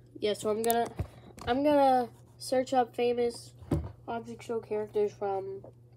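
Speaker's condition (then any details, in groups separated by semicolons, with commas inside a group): No condition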